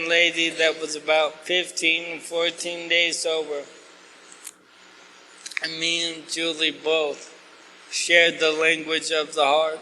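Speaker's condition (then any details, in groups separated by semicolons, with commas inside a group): ALS; asked to talk slower, clearer, losing voice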